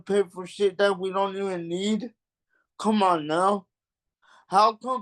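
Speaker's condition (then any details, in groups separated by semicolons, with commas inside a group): Cerebral palsy; mild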